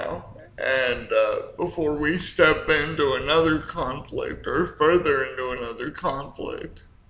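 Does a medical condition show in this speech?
Yes: cerebral palsy; speaks slower at times.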